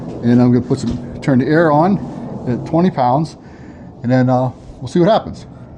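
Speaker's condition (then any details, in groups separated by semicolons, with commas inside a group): No condition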